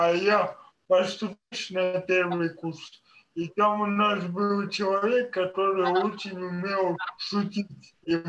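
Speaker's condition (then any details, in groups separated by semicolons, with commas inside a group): Cerebral palsy; childhood physical therapy; age 27, daily sport and diction exercises; speech therapy in kindergarten, daily diction practice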